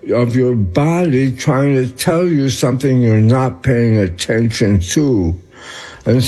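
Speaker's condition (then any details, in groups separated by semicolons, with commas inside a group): Tongue cancer; seen by ear nose throat doctor, throat scan malignant, later scan benign tumor; slurred speech; slurred speech attributed to tongue cancer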